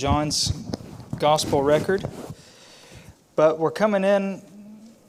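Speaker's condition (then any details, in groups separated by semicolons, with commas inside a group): No condition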